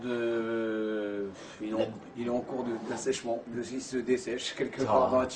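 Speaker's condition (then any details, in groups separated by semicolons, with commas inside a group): No condition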